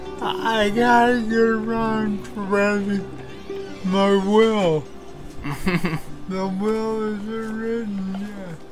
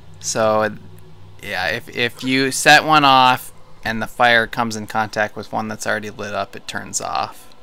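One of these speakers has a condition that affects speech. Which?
The first: cerebral palsy.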